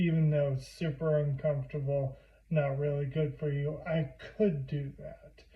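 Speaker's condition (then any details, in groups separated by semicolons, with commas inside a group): Primary lateral sclerosis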